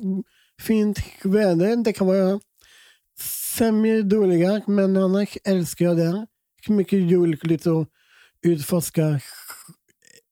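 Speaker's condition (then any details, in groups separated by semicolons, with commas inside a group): Down syndrome; present from birth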